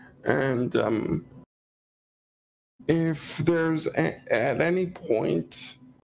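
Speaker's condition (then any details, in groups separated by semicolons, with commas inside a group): Cerebral palsy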